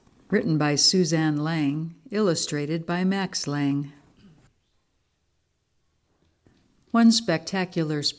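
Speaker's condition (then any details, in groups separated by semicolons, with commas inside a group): No condition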